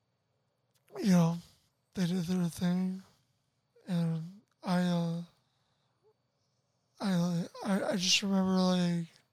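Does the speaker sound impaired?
Yes: tracheostomy, ventilator dependent; early cuff-up voicelessness.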